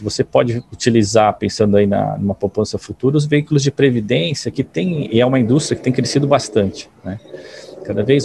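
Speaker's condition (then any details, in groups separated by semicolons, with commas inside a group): No condition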